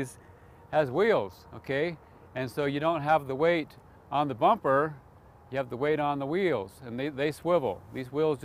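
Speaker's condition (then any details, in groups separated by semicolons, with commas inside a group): No condition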